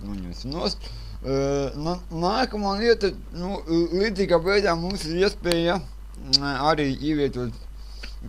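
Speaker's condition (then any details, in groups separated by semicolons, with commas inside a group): Cerebral palsy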